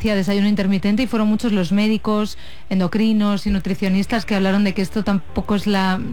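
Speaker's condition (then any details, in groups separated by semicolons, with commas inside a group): No condition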